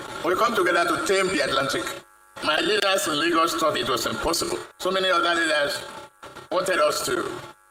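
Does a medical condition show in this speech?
No.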